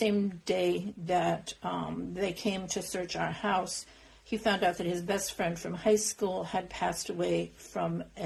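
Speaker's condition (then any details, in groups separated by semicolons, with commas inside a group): No condition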